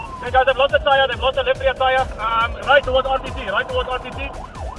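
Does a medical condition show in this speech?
No.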